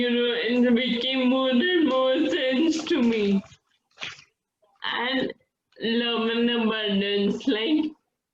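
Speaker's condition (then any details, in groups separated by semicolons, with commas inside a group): Friedreich's ataxia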